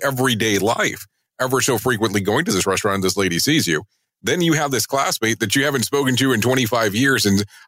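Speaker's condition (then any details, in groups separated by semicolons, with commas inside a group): No condition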